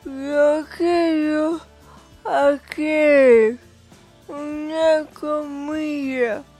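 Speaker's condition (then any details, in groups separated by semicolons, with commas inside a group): Cerebral palsy; host restates meaning and checks understanding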